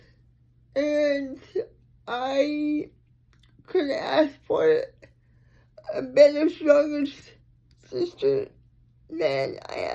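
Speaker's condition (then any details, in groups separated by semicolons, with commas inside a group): Cerebral palsy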